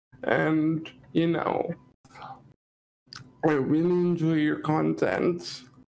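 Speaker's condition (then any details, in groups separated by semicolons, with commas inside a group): Cerebral palsy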